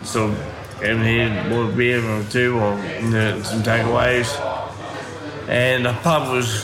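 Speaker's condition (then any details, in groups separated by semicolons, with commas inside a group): Ataxia from brain damage, cerebellar; rehab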